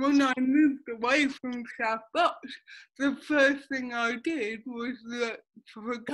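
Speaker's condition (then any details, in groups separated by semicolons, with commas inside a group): Cerebral palsy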